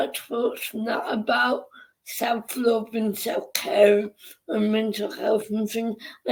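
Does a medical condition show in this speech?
Yes: cerebral palsy.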